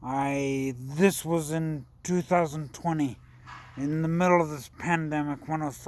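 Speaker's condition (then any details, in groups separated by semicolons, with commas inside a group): Traumatic brain injury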